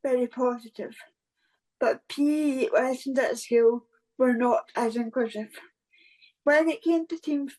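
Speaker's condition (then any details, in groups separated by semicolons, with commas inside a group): Cerebral palsy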